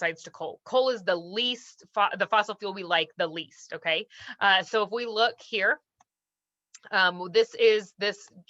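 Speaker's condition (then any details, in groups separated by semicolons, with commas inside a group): No condition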